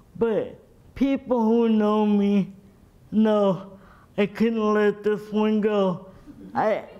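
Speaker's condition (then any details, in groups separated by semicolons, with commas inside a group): Cerebral palsy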